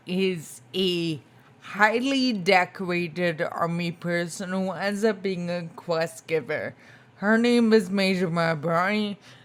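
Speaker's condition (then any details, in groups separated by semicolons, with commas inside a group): Spinocerebellar ataxia type 2, SCA2; tongue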